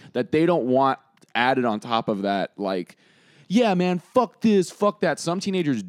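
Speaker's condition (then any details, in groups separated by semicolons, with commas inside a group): No condition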